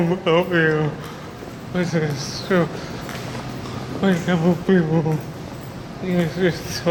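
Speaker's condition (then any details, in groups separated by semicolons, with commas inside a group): Cerebral palsy; speech disability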